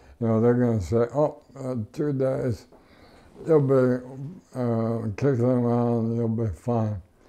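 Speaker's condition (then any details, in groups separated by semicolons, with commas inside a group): ALS; mucus once blocked airway, could not breathe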